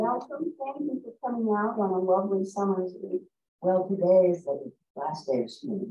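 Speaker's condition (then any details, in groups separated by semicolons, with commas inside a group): No condition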